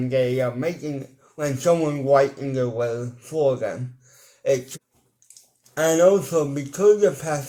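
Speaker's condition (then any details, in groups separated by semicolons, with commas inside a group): Cerebral palsy; mild, ataxic type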